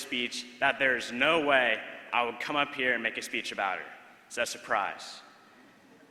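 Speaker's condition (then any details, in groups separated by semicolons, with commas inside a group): No condition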